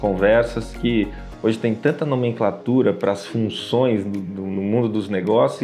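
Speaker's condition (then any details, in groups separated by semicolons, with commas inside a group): No condition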